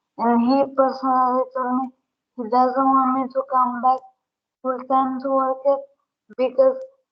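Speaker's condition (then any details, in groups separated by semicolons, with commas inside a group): Brain injury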